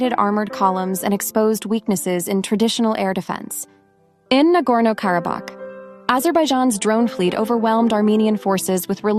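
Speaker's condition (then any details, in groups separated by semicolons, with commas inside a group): No condition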